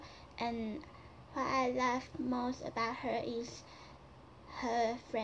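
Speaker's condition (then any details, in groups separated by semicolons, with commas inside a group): Cerebral palsy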